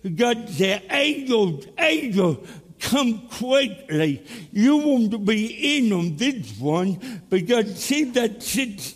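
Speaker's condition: Cerebral palsy; from birth, stillborn, born dead first 18 minutes of life; speech impediment

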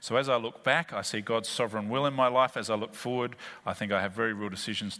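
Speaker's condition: No condition

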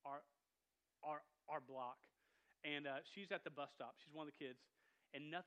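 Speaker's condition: Stuttering; regular youth group unaware of it; repeated sounds, prolonged sounds

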